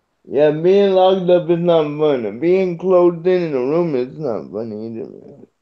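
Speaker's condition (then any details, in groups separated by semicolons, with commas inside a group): Cerebral palsy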